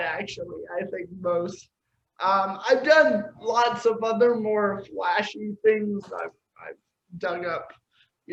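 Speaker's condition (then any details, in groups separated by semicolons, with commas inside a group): Cerebral palsy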